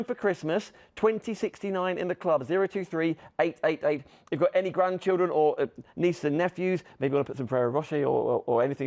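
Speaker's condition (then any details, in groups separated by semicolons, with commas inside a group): No condition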